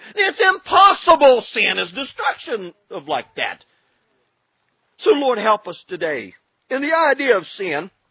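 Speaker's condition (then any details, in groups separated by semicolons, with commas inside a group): No condition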